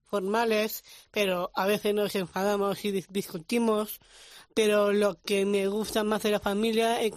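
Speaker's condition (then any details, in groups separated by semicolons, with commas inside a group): Down syndrome; present from birth; age 19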